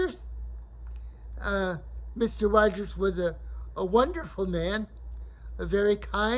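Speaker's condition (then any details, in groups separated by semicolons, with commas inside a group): Cerebral palsy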